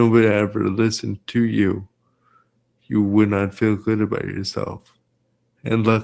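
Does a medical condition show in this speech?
Yes: cerebral palsy; present from birth.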